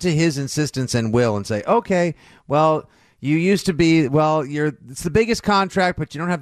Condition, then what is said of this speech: No condition.